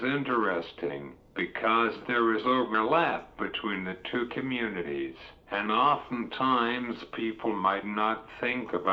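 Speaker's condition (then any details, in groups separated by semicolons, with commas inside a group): Cerebral palsy; quadriplegic, prenatal onset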